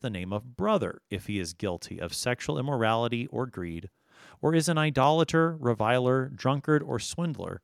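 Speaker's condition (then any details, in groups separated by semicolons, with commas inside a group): No condition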